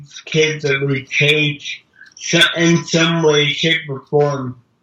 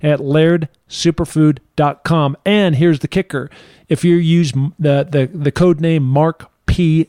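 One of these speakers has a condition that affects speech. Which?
The first: cerebral palsy; present from birth, all muscles, cannot walk, wheelchair; mild speech impediment.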